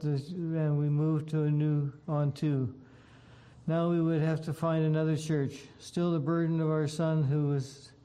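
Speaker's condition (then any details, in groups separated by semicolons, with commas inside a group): Parkinson's disease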